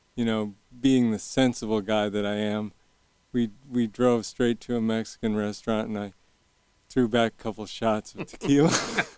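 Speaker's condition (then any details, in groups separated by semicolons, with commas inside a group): Early onset Parkinson's, young onset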